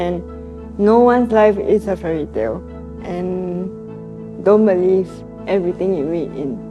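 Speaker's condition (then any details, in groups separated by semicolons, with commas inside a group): Cerebral palsy; swallowing very hard in past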